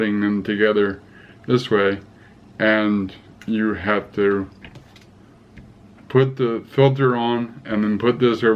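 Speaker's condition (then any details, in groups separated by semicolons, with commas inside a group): Cerebral palsy; affects gait and walking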